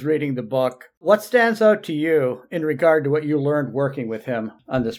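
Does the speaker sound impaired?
No.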